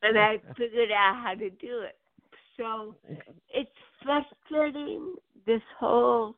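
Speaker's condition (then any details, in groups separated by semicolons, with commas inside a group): Cerebral palsy; birth onset, diagnosed at UCLA Medical Center, right hand affected, therapy from 18 months, lower back surgery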